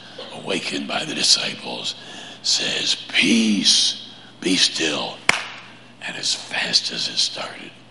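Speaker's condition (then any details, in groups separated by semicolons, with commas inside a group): Laryngeal cancer; PET scans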